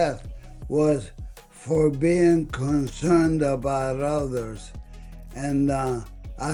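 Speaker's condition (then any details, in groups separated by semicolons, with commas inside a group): ALS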